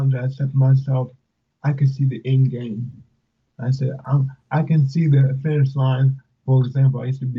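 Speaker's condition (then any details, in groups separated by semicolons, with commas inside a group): Cerebral palsy; speech affected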